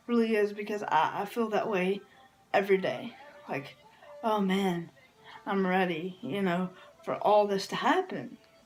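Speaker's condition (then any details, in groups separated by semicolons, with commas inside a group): Cerebral palsy; from birth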